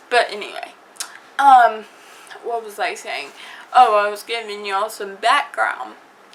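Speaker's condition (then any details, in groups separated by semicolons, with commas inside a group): Cerebral palsy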